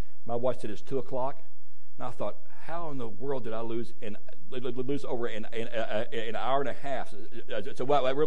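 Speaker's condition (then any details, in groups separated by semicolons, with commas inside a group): Stuttering; struggled with it for a while, adults at gadsdale said stutter barred preaching; worse when tired, later in the day; repeated sounds, repeated words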